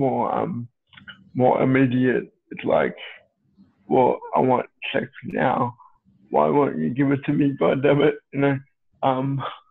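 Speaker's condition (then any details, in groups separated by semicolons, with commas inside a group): Cerebral palsy; since birth, fully reliant on electric wheelchair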